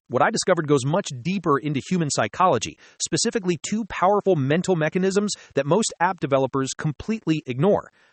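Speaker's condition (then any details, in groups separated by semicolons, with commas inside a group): No condition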